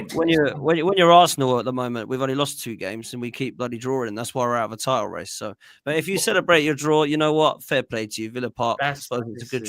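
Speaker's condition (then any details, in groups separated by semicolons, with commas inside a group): No condition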